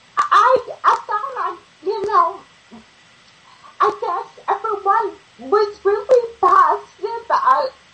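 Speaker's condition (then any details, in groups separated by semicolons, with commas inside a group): Ataxia; lost speech and swallowing after hemorrhage, relearned both through speech therapy, memory and cognition intact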